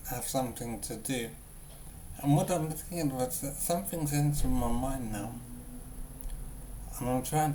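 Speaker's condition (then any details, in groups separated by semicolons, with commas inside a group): Brain injury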